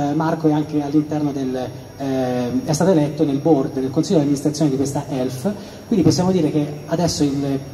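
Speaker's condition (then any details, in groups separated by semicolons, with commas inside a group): No condition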